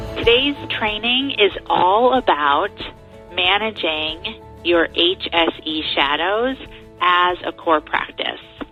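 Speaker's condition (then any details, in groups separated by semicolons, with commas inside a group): No condition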